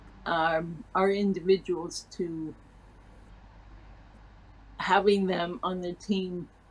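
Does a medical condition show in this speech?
Yes: cerebral palsy; from birth.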